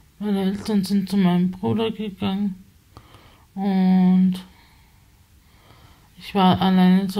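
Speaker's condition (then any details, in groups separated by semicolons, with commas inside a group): Spasticity from birth; multiple sclerosis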